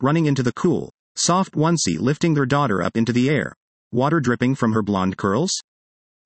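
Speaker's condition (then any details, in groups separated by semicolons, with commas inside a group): No condition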